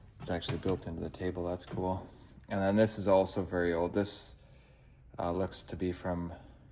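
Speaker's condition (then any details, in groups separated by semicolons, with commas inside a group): No condition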